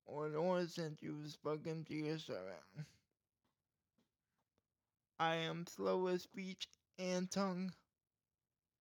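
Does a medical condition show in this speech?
Yes: cerebral palsy; speech problem due to cerebral palsy.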